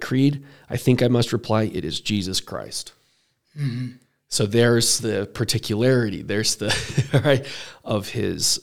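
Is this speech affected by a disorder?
No.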